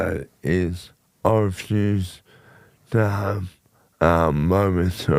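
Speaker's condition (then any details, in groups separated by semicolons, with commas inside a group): Motor neurone disease; voice became very nasal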